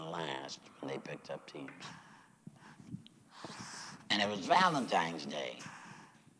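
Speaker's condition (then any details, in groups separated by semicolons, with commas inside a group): Laryngectomy; says used to serve God with voice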